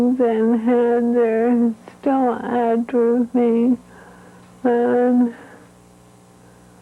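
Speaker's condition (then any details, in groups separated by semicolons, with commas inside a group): ALS; diagnosed at 38, barely walks, hands lost, strong liquid medication; voice barely audible, later almost unintelligible, swallowing and breathing problems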